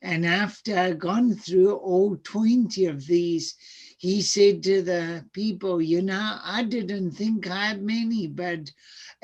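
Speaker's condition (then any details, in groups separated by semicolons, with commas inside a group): Cerebral palsy; speech sounds atypical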